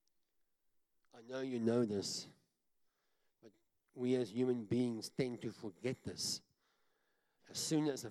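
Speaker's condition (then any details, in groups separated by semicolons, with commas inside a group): Cleft palate; talks funny, self-described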